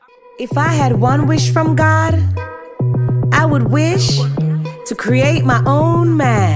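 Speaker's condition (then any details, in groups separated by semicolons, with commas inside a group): No condition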